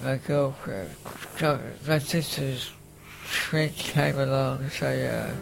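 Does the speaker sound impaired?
Yes: facioscapulohumeral muscular dystrophy, facioscapulohumeral (FSHD); diagnosed about age 10.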